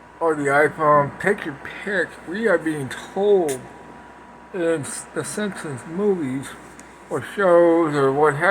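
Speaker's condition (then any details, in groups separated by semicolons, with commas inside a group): Parkinson's; speech impediment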